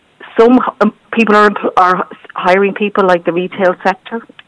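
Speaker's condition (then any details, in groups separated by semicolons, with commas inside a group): No condition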